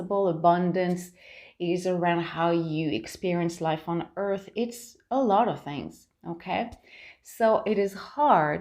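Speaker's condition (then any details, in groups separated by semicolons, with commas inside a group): No condition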